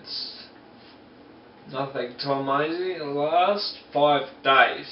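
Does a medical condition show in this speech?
Yes: multiple sclerosis.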